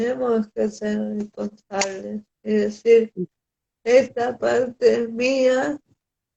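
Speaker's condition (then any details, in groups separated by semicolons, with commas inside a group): Cerebral palsy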